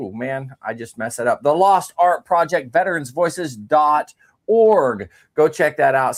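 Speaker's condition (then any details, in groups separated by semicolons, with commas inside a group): No condition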